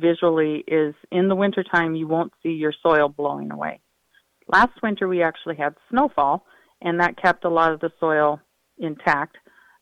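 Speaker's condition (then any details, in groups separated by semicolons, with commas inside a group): No condition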